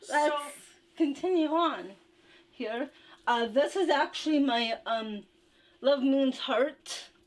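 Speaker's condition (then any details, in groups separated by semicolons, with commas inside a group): Down syndrome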